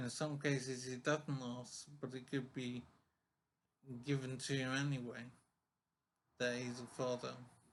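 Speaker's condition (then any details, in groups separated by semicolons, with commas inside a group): Brain injury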